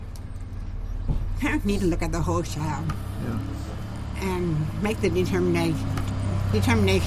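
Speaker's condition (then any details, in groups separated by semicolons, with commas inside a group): Profound deafness, genetic, profound; deaf voice, sounds different, sometimes taken for German accent, once reported as drunk slurring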